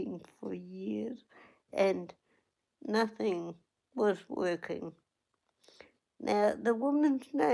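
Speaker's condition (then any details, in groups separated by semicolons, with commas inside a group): Cerebral palsy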